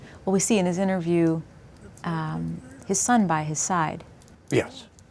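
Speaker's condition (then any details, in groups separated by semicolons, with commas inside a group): No condition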